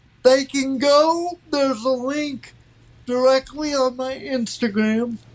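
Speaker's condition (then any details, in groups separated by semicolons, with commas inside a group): Cerebral palsy; from birth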